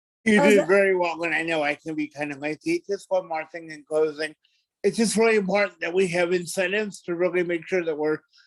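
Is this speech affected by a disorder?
Yes: cerebral palsy.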